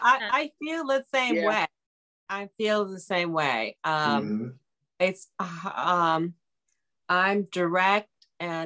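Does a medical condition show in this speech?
Yes: aphasia after stroke; aphasia caused by stroke, difficulty reading messages after stroke; 4.5 years since onset; after stroke could not use phone or read messages, nephews read messages.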